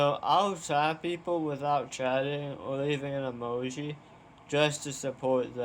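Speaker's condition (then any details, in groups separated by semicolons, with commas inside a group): Tongue cancer surgery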